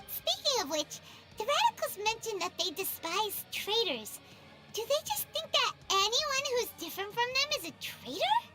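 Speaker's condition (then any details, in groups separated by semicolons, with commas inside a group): No condition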